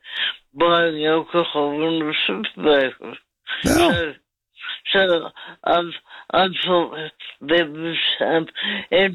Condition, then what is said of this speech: Cerebral palsy. And pretty much all my life, people thought that I'm half cat because of the way I walk and speak.